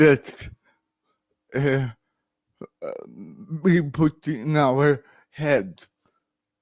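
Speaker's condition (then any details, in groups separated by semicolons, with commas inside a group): Cerebral palsy, severe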